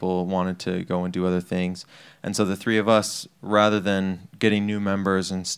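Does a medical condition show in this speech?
No.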